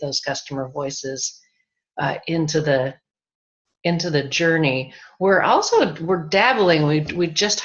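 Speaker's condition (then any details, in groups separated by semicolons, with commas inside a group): No condition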